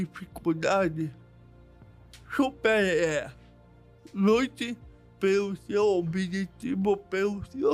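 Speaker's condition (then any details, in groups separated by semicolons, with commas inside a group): Cerebral palsy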